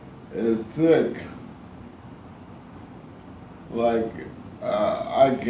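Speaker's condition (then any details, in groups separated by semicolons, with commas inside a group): ALS; spasticity main symptom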